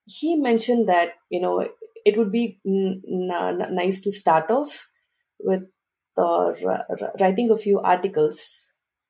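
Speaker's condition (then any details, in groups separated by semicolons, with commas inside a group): Stuttering; stuttering since about age 3, grew up in India speaking Telugu, English and Hindi; variable, some days fluent even in stand-up meetings, other days hard to get words out; blocks and pauses, hard syllables and phonics trigger blocks, nervous in groups; blocks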